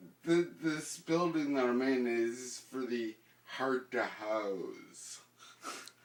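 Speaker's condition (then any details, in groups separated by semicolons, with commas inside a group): Ataxia; progressive degenerative, affects walking; significant fatigue; slow speech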